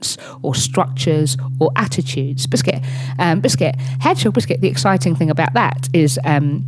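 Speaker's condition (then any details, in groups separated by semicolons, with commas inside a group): Tourette's; severity fluctuates over life; tics less suppressible than before; swearing tics, noises, chest-thumping motor tic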